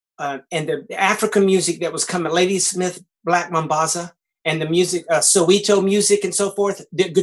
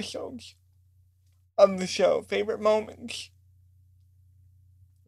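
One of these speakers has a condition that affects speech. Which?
The second: cerebral palsy; physical disability; voice sometimes sounds childlike.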